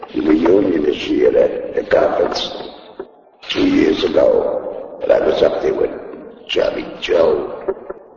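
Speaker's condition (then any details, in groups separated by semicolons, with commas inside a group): Laryngectomy; voice box removed by surgery, speech device placed in throat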